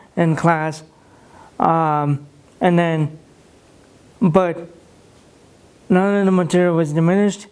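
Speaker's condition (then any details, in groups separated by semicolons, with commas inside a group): Cerebral palsy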